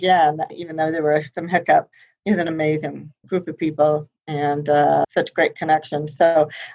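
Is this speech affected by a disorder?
Yes: profound hearing loss; congenital profound hearing loss, mostly higher frequencies, hearing aids tried repeatedly but never worked well enough.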